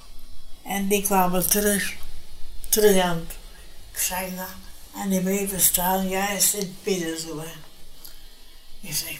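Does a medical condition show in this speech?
Yes: brain hemorrhage; brain hemorrhage over 20 years ago, unable to speak afterwards; difficulty speaking, some letters no longer pronounceable, speaks less well than before.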